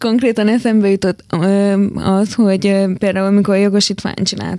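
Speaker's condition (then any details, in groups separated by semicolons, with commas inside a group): Hearing loss, hard of hearing, hearing aids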